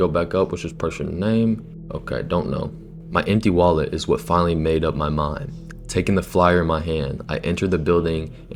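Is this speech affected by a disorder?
No.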